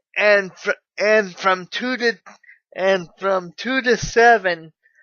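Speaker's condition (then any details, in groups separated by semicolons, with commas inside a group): Cerebral palsy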